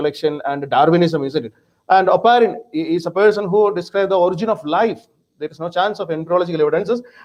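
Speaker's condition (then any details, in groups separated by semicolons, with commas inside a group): No condition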